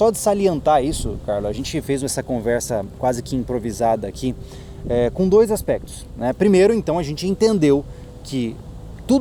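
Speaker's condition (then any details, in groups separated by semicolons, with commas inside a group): No condition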